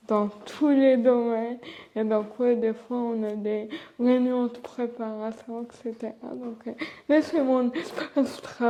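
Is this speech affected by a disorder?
Yes: cerebral palsy; from birth, uses wheelchair.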